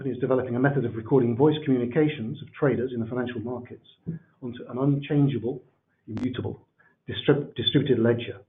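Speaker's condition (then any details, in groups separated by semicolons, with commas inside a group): No condition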